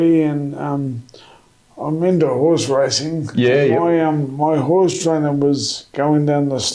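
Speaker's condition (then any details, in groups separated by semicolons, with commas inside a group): MND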